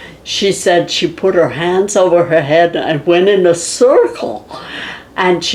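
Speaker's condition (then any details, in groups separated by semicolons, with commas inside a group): No condition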